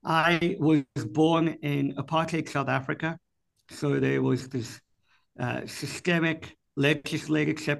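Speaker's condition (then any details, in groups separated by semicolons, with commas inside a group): Cleft palate; congenital cleft palate, speech and hearing impaired since birth, difficult childhood development; speech and hearing both still impaired; speech impediment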